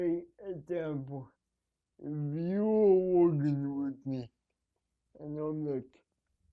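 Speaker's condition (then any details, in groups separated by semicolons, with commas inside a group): Cerebral palsy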